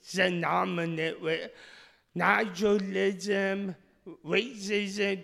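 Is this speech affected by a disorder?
Yes: speech impediment; initially misdiagnosed.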